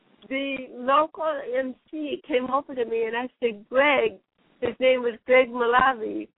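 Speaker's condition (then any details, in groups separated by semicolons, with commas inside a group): Cerebral palsy; since birth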